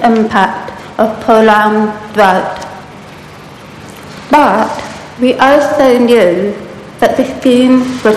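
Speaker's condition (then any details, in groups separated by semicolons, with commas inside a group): Profound deafness; Mary Hare School for deaf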